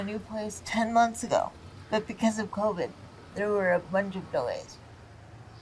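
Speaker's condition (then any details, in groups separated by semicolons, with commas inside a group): Spastic quadriplegic cerebral palsy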